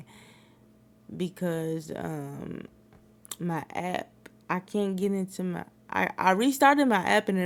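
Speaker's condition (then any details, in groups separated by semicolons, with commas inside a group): Cerebral palsy; wheelchair user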